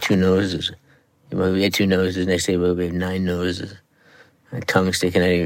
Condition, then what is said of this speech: Parkinson's disease. My tone, that's the other thing about Parkinson's, is the cement face.